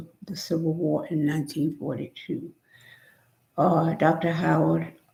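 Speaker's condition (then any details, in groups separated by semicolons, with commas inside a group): Spinal neurosarcoidosis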